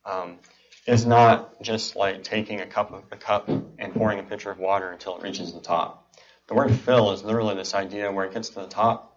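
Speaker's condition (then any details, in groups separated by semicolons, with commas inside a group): Cleft palate and cleft lip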